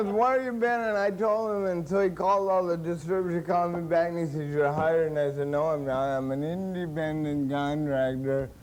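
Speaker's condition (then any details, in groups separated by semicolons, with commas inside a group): Cerebral palsy; since birth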